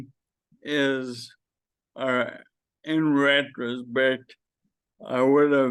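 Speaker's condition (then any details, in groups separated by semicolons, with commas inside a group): Friedreich's ataxia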